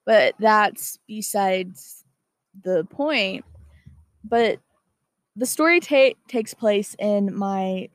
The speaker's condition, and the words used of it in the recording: Stuttering. I'm like, I truly do stutter and I truly do have this fear.